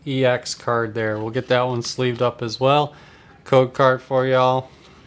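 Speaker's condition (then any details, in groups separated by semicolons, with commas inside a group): No condition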